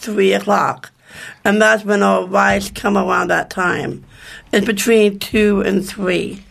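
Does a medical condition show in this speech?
Yes: Down syndrome; from birth, born in Rochester, raised in Palmyra, New York.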